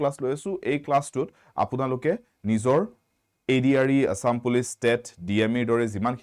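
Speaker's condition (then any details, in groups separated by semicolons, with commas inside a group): No condition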